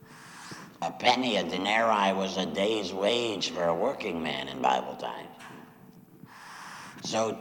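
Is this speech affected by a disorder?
Yes: laryngectomy after throat cancer; voice produced through throat prosthesis.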